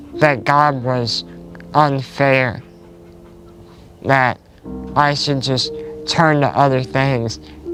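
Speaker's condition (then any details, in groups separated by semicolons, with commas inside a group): Spinal muscular atrophy type two; diagnosed at age one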